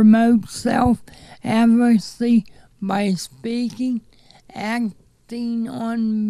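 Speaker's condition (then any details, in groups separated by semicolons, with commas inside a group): Cerebral palsy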